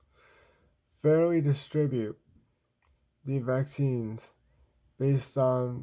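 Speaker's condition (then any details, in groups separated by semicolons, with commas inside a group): Cerebral palsy, spastic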